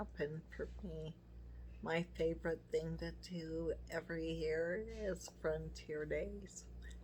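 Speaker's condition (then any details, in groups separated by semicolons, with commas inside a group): MS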